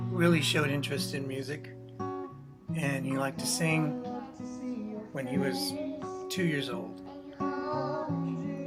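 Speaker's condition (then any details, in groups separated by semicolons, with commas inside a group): No condition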